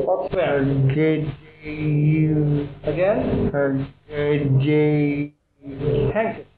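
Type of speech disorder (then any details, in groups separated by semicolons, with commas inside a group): Spastic dysarthria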